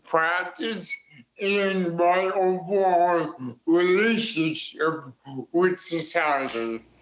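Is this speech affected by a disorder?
Yes: cerebral palsy.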